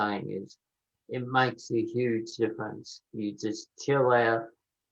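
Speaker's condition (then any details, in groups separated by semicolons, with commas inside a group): Motor neurone disease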